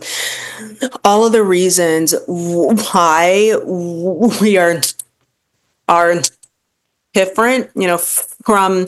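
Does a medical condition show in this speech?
Yes: stuttering; lifelong stuttering; pursues public speaking to face fear of talking, still stutters, feels vulnerable on podcasts; long-standing fear of talking, past avoidance of carrying conversations, stuttering held back career; here blocks.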